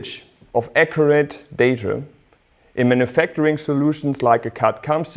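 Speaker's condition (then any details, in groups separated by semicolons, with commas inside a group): No condition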